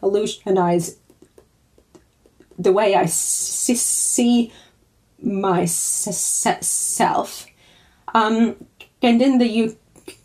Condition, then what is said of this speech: Stuttering. Something about having a lot of things to say and not being able to say them very easily means that they tend to get channeled into writing.